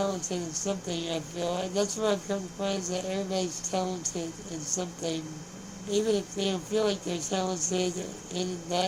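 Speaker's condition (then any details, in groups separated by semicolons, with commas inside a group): Spinal muscular atrophy; tongue vibrates constantly, cannot be stopped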